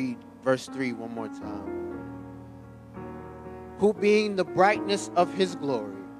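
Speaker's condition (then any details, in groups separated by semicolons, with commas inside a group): No condition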